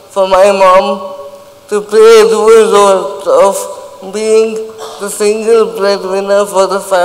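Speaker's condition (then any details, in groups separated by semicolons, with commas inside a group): Cerebral palsy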